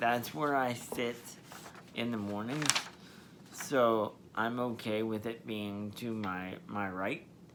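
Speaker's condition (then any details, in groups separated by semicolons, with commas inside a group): Spastic diplegia cerebral palsy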